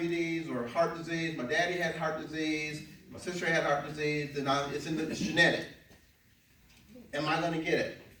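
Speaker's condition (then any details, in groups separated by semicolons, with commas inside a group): No condition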